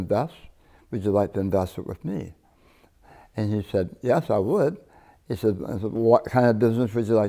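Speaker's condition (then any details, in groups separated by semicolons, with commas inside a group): Partial glossectomy for tongue cancer; surgery years ago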